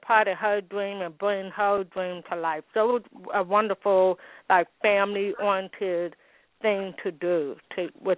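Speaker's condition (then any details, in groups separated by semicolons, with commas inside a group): Hearing loss with speech impediment, congenital; speech impediment caused by hearing loss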